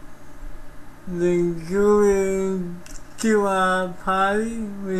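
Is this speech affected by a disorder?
Yes: cerebral palsy.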